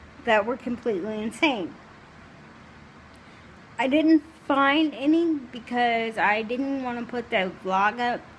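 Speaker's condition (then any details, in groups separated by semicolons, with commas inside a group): Cerebral palsy, severe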